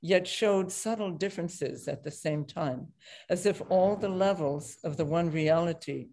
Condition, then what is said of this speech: None; typical speech.